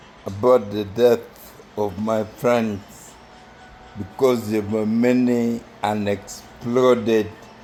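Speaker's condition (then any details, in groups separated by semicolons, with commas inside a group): Neurological disease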